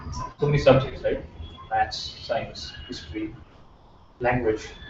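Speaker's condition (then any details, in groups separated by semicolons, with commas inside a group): No condition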